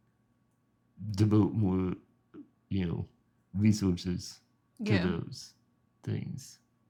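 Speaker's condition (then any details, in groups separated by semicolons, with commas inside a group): Spinal muscular atrophy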